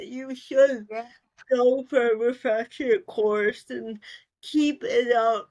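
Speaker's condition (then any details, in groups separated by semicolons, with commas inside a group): Cerebral palsy; spasticity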